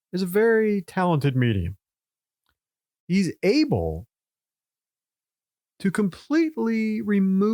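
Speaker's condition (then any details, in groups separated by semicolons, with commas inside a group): No condition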